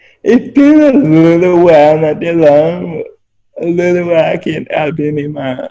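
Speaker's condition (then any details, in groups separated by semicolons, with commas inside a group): Spastic quadriplegic cerebral palsy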